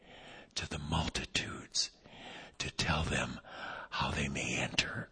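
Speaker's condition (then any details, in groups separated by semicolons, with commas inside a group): Vocal cord paralysis, unilateral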